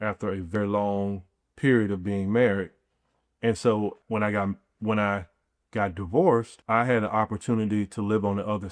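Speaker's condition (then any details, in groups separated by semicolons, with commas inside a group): No condition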